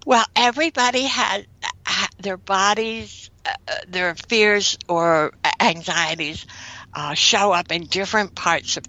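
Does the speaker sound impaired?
Yes: cleft lip and palate; severe congenital cleft lip, no mouth roof, failed surgery 18 months, reconstructions, Eustachian hearing problem.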